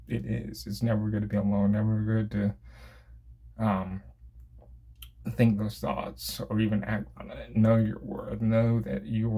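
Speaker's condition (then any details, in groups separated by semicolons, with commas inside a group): Cerebral palsy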